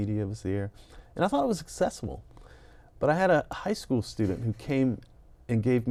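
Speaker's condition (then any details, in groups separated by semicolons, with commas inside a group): No condition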